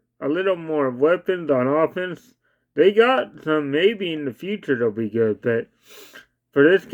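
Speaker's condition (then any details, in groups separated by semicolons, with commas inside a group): Cerebral palsy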